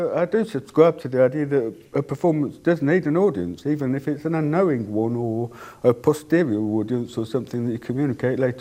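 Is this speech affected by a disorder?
Yes: deafness; cannot hear own voice.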